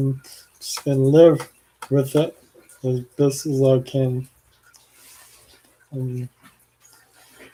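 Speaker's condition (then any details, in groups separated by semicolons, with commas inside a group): ALS; increasing slurring, saliva and phlegm buildup, frequent swallowing, tired voice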